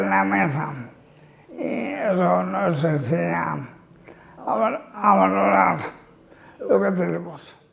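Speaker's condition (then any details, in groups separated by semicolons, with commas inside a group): Amyotrophic lateral sclerosis (ela)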